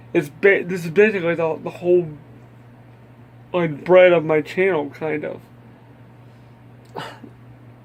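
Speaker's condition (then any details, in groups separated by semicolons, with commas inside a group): Cerebral palsy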